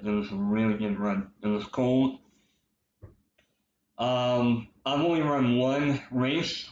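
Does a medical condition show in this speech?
Yes: cleft lip and palate; congenital, with popliteal pterygium syndrome, over 30 operations until age 14 including lip and palate correction; speech impediment from cleft lip and palate.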